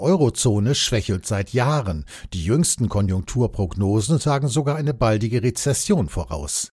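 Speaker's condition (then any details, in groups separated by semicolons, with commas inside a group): No condition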